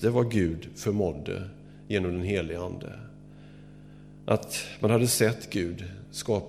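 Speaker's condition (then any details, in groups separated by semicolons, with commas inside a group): No condition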